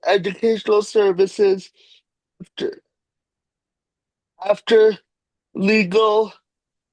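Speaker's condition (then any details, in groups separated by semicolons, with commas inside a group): Cerebral palsy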